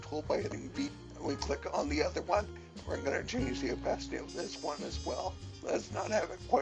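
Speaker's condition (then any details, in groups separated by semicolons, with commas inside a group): Cerebellar ataxia from brain tumour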